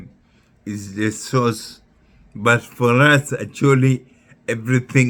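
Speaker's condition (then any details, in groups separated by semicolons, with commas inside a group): Neurological disease after torture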